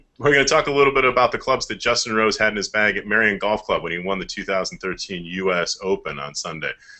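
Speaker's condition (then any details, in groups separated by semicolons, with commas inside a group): No condition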